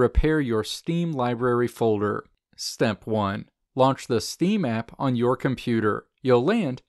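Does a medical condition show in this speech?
No.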